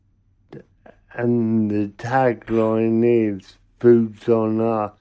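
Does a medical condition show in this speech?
Yes: cerebral palsy; congenital, caused by lack of oxygen to brain at birth; speaking quietly in this recording because of thin walls; speech sometimes mistaken for drunkenness by strangers, host notes speaking pace.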